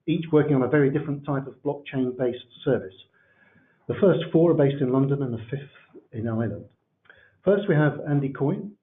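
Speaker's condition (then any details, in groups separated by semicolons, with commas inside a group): No condition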